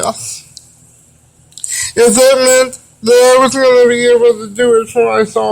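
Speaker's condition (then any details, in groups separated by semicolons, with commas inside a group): Cerebral palsy; wheelchair user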